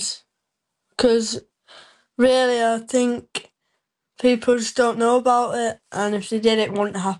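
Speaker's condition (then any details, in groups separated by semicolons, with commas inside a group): Cerebral palsy; brain damage affecting brain control of muscles and hands, physical impact, no mental impact; age 12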